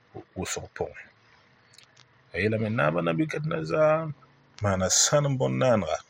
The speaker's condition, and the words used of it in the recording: None; typical speech.